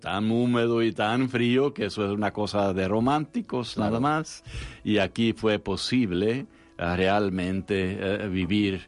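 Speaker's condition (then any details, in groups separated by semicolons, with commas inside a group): No condition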